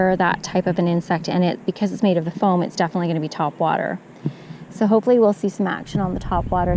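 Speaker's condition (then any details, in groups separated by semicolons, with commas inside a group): No condition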